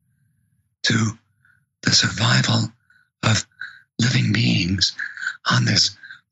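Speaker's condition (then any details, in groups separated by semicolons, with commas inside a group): Vocal cord paralysis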